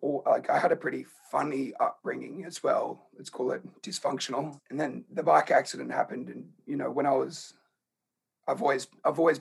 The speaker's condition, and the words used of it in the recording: Throat cancer. Hence why I sound a little bit croakier than your usual person.